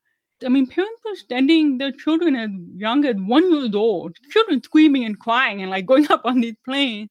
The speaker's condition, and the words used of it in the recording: Deafness. And I have to explain to them, well, that's like 10 years of speech therapy.